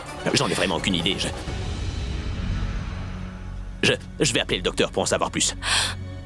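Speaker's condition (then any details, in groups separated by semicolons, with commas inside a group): No condition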